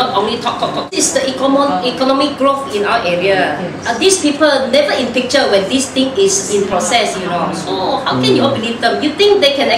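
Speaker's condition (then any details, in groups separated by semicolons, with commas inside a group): No condition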